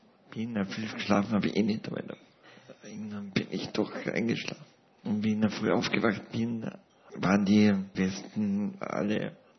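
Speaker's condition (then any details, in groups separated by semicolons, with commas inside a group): Paralysis with ventilator dependence; lives with ventilator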